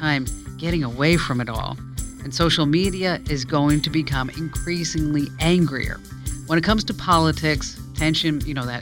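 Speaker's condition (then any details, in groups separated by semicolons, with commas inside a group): No condition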